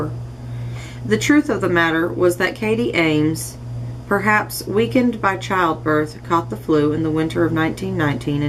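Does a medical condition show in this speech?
No.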